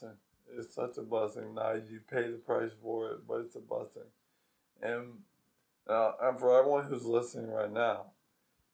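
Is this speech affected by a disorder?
Yes: ALS; progressive weakness, reduced athletic performance before diagnosis.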